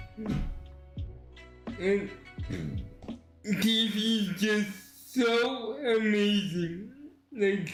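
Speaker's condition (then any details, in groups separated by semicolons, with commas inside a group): Cerebral palsy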